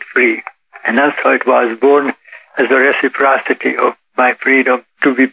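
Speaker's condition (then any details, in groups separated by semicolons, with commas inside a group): Parkinson's disease; symptoms reportedly undetectable by others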